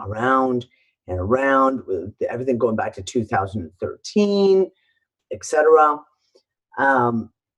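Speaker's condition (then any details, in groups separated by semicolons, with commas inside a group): No condition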